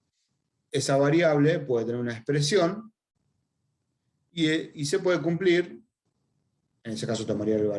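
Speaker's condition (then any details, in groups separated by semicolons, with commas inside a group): No condition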